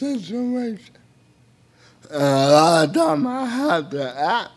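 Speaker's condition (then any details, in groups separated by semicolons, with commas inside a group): Cerebral palsy; a little difficult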